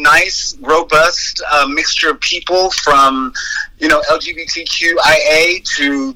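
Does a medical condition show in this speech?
No.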